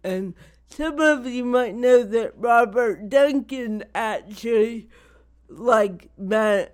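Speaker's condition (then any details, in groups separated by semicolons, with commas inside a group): Cerebral palsy; not degenerative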